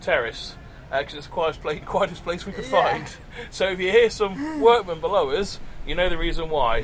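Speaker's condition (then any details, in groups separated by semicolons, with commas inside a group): No condition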